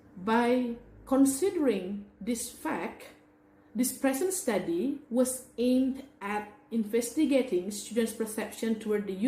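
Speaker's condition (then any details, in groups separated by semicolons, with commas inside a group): No condition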